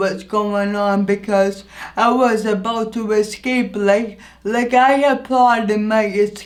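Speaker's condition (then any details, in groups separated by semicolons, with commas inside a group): Anoxic brain injury; injury affects voice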